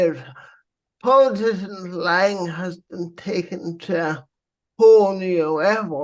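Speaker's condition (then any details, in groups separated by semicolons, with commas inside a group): Cerebral palsy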